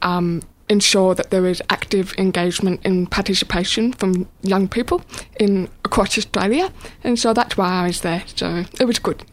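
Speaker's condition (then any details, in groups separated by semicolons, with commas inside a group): Deafness, born deaf; probably congenital deafness, diagnosed at age 3.5, twin brother and older sister also deaf; uses spoken English and Auslan (Australian sign language), signing since age 16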